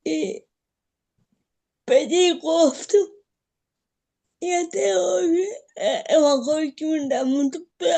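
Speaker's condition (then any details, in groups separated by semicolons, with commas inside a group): Cerebral palsy; from birth, delivery problems, affects balance for walking and speaking; moderate severity; affects speech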